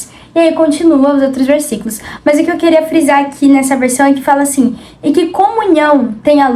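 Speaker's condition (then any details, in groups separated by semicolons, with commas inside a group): No condition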